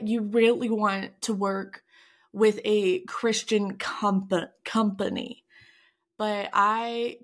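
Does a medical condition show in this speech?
Yes: stuttering; fear of speaking in front of groups, school accommodations for presenting projects, found national stuttering association; less evident than once, comes out more again with age; some days stutters much more than usual, takes longer to get words out, talks may run over; here repeated sounds.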